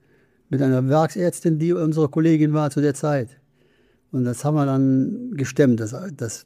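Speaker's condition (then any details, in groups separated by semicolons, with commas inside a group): Parkinson's disease; numbness right foot, glasses slipped from hand, deep brain stimulation: two brainstem electrodes, pacemaker in chest; speech therapy trains facial muscles against freezing face and speech against decline, going well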